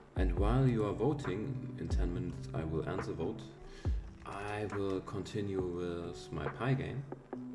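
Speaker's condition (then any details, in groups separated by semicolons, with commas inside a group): No condition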